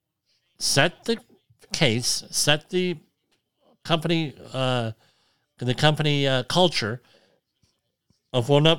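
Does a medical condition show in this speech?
Yes: cleft lip and palate; has tinnitus.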